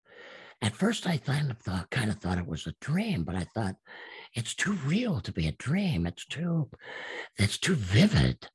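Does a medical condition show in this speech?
Yes: absent vocal cords; self-taught speech over about ten years, sounds made first then shaped by mouth, slight hoarseness, unique voice.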